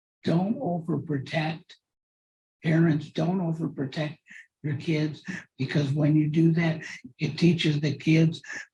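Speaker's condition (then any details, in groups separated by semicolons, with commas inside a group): Cerebral palsy; from birth; mild in childhood, worsened quickly from teens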